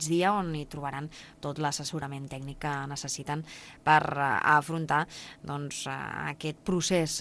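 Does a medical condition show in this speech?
No.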